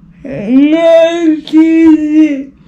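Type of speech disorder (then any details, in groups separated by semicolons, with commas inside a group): Pseudobulbar dysarthria; cerebral palsy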